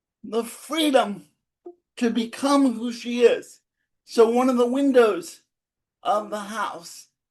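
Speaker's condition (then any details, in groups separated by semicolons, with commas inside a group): Cerebral palsy; spastic type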